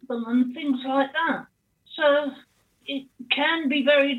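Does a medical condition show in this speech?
Yes: cerebral palsy quadriplegia; born 3 months premature, 3 months in oxygen tent, brain damage, both hands and legs, blind from 15, partial hearing loss; permanent wheelchair user, much pain from surgery, spasm when moved suddenly, in her 70s, 24/7 care.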